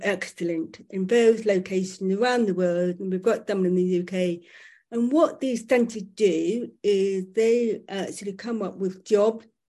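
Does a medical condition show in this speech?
Yes: profoundly deaf, born profoundly deaf; profound deafness from birth, lip reading main communication, some British Sign Language (BSL), not fluent.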